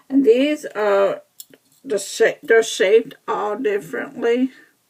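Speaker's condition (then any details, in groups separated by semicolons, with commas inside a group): Cerebral palsy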